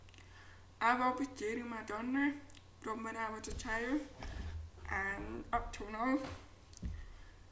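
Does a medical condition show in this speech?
Yes: profound deafness; present since birth, struggled with hearing before implant; unsure whether speech clear enough to understand, captions provided for accessibility.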